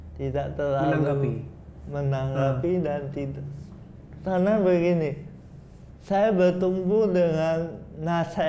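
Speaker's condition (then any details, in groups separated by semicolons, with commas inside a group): Cerebral palsy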